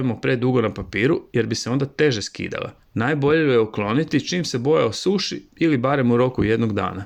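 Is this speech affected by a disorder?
No.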